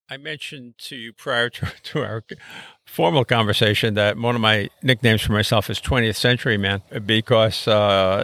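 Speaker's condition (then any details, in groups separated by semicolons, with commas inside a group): No condition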